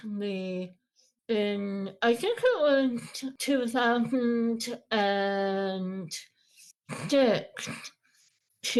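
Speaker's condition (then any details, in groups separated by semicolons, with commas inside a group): Moebius syndrome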